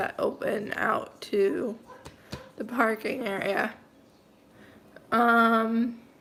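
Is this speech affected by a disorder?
Yes: cerebral palsy, mild.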